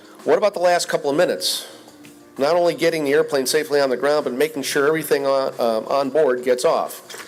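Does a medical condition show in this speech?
No.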